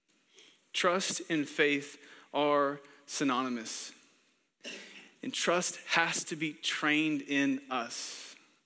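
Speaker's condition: No condition

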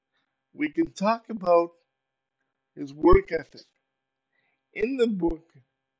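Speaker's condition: Cerebral palsy; uses power wheelchair

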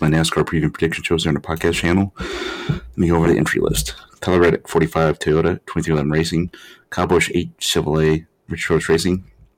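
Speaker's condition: No condition

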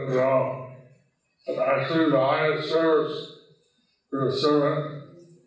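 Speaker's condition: Stroke with facial paralysis; left side of face paralyzed; speech repeated aloud by Vishwamar Vyasas for listeners; some listeners cannot understand speech

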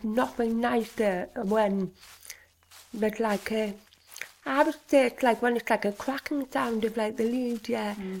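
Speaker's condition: Deafness (Usher syndrome), Usher syndrome, profound deafness from birth; born profoundly deaf, eyesight threatened, hearing aids from age two, cochlear implants at forty

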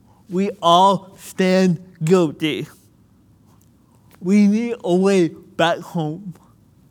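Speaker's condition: Cerebral palsy; more difficult when nervous

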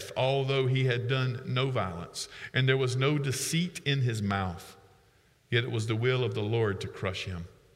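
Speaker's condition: No condition

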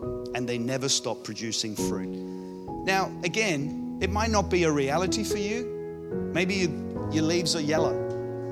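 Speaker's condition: No condition

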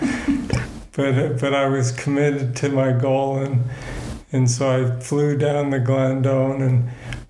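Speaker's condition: Parkinson's disease; tasks take much longer

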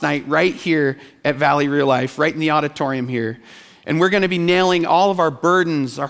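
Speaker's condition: No condition

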